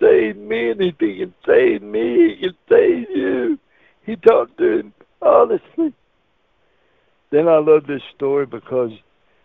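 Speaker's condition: Cerebral palsy; wheelchair user

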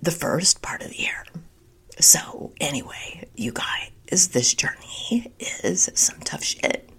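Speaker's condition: Spasmodic dysphonia; not using Botox

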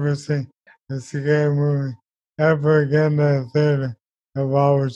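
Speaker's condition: ALS; young onset

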